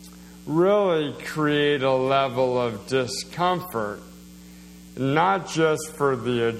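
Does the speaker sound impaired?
Yes: slowed speech, swallowing problems; progressive condition, speech and swallowing affected.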